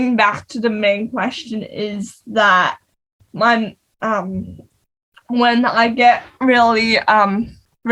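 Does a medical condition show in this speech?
Yes: cerebral palsy.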